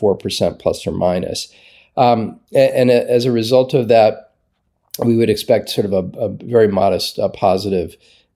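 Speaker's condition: No condition

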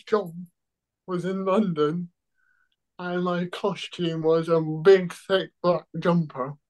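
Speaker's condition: Cerebral palsy

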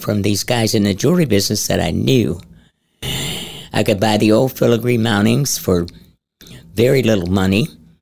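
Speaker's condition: Head and neck cancer, stage 4, into voice box; voice a little scratchy, never needed shots to swallow during chemotherapy

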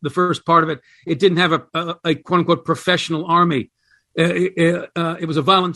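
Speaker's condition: No condition

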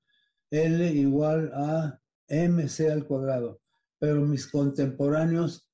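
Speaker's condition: Parkinson's disease; no tremor, fairly controlled, sudden difficulty swallowing and salivating about four months ago

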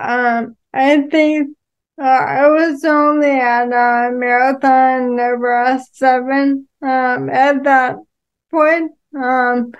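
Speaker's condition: ALS; quick early progression

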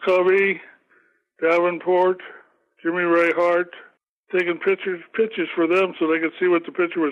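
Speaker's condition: Parkinson's; difficulty remembering names while talking

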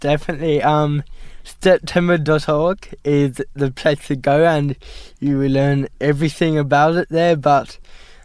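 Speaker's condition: Cerebral palsy; placing ski poles difficult

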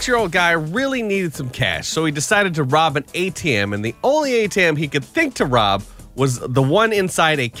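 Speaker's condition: No condition

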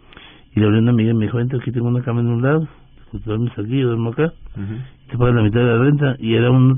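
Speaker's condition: Parkinson's disease; walking

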